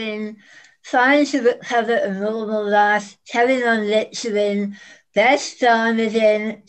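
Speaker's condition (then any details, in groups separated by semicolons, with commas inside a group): Head and neck cancer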